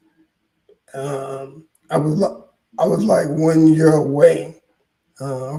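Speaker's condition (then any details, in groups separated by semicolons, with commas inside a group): ALS; hoarse voice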